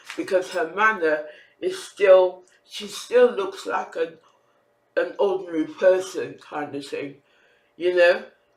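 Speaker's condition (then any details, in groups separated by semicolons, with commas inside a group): Facial palsy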